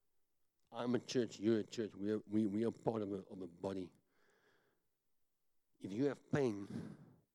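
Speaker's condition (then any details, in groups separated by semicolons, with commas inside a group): Cleft palate; talks funny, self-described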